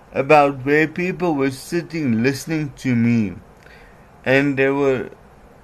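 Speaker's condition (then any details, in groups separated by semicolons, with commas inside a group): Cerebral palsy; on medication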